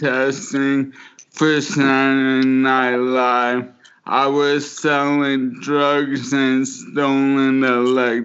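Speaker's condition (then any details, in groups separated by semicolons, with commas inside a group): Motor neuron disease; form of ALS (Lou Gehrig's disease), brain not talking to muscles, first sign about 4 years ago; can no longer dance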